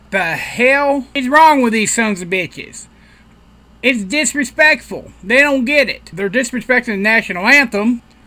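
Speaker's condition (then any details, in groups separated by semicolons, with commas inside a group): No condition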